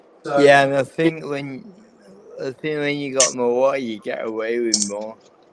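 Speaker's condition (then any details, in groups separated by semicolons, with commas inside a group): Cerebral palsy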